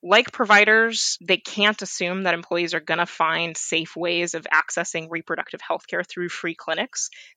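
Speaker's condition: No condition

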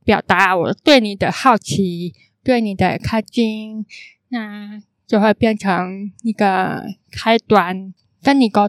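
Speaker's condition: Congenital hearing impairment, congenital cochlear underdevelopment; cannot hear clearly

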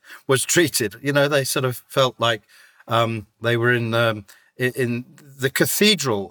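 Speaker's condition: No condition

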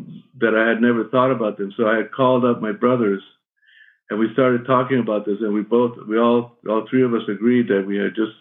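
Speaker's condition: Parkinson's; shaky voice, may stumble on words

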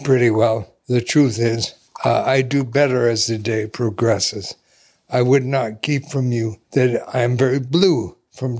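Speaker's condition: ALS; does better as the day progresses

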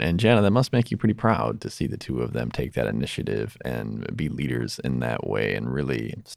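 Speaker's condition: No condition

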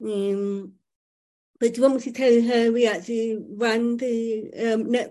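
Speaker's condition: Profoundly deaf, born profoundly deaf; relies on lip reading, needs people facing and speaking normally, no over-enunciating or shouting

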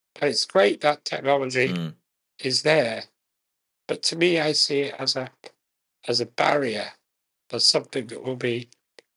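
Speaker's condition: Muscular dystrophy; very slowly progressive muscular dystrophy, severe physical disability, relies on voice control of devices

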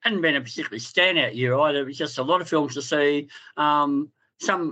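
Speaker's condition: Cleft palate and lip; congenital

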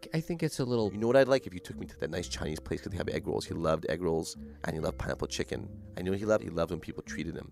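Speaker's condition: No condition

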